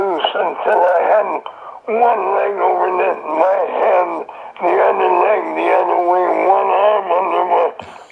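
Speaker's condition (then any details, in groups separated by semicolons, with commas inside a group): Throat cancer; survivor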